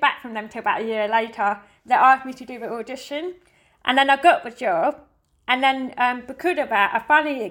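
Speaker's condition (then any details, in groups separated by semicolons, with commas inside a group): Deafness; hears song beat and singing but not words, heavy metal rock indistinct, uses sign language; dances by counting and following partner Giovanni's lead, not the music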